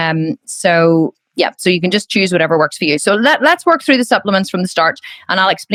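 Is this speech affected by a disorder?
No.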